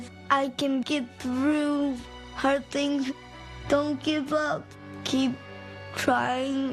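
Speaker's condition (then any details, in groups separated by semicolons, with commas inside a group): Spastic cerebral palsy; receives therapies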